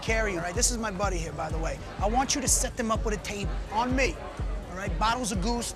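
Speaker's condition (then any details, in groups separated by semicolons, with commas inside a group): No condition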